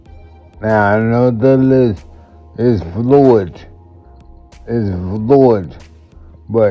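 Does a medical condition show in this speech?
Yes: multiple sclerosis.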